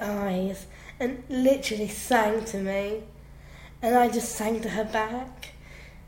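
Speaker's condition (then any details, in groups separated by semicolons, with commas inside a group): Down syndrome; down syndrome since birth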